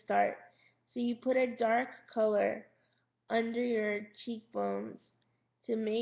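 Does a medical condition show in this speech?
Yes: cerebral palsy.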